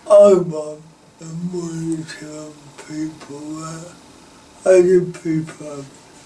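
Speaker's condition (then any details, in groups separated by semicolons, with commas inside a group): Cerebral palsy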